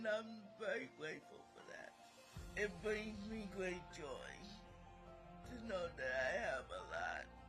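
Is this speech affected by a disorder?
Yes: cerebral palsy; uses wheelchair; massage therapy.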